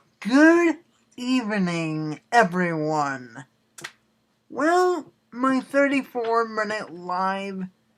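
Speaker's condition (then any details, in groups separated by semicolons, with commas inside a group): Cerebral palsy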